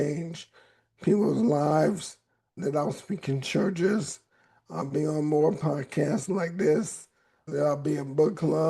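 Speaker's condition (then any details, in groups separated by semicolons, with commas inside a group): ALS; voice raspy at times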